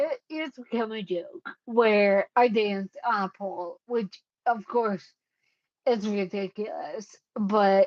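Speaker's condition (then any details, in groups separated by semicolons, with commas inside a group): Cerebellar ataxia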